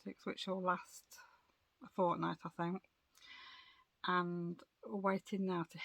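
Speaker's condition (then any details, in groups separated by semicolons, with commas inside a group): No condition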